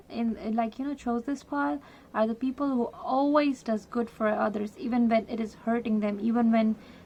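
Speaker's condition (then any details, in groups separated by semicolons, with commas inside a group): No condition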